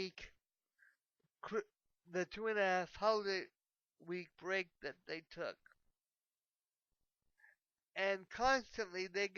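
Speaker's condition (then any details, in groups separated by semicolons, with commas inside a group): Cerebral palsy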